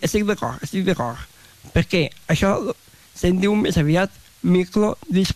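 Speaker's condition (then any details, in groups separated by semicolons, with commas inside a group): Down syndrome; describes self as very talkative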